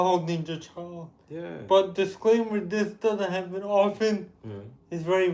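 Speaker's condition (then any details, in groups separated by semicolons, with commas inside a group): Cerebral palsy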